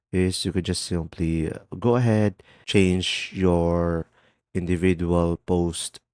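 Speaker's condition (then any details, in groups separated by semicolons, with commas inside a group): No condition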